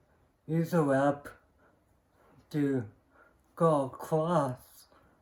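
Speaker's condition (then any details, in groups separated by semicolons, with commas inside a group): Cerebral palsy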